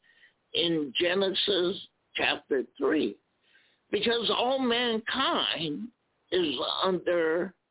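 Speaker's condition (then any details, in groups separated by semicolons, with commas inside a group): Spasmodic dysphonia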